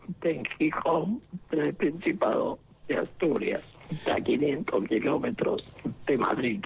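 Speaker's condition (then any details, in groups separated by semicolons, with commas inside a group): Laryngectomy, esophageal speech; esophageal voice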